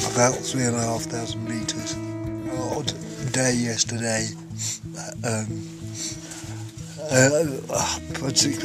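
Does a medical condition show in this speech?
Yes: cerebral palsy.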